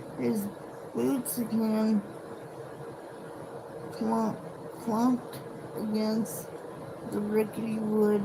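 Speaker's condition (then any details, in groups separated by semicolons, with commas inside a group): Cerebral palsy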